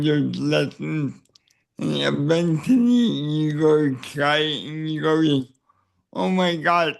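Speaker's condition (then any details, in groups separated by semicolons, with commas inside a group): Cerebral palsy; neck surgery went badly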